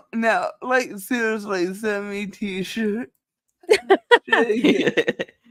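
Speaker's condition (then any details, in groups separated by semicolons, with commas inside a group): Cerebral palsy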